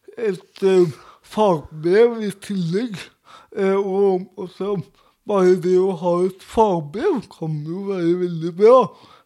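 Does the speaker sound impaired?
Yes: cerebral palsy; speech difficulties, often mistaken for being drunk even when sober.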